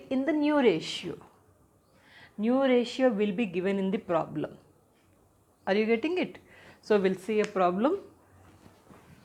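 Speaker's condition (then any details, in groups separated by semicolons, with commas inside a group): No condition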